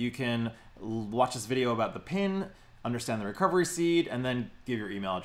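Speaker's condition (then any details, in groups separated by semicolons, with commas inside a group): No condition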